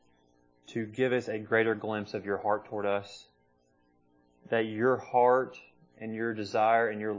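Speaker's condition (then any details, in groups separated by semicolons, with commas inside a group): No condition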